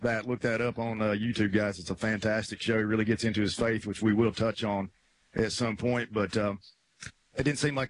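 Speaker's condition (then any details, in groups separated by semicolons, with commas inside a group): No condition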